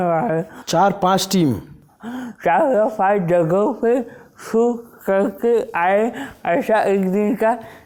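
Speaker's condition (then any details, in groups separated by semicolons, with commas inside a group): Wilson's disease; onset at age 16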